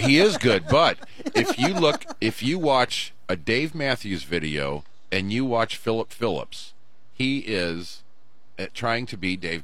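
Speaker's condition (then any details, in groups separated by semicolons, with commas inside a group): No condition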